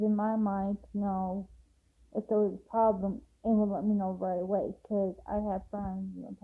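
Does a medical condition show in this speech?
Yes: cerebral palsy; affects walking.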